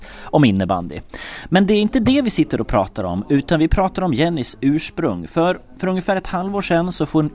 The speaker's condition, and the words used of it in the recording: None; typical speech.